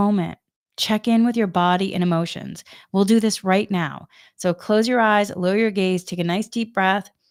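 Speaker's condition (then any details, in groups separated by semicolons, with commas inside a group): No condition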